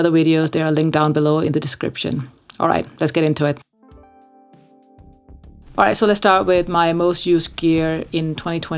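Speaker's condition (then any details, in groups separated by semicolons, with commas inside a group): No condition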